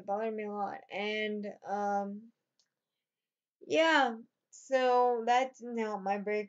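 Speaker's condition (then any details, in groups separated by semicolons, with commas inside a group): Cerebral palsy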